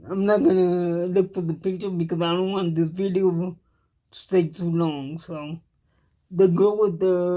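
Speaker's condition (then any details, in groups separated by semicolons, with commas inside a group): Cerebral palsy; cannot walk, uses wheelchair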